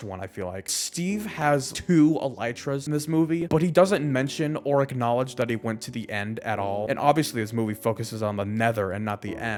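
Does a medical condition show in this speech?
No.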